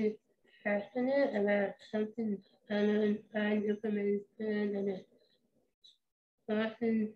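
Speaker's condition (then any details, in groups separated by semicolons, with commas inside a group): Pompe disease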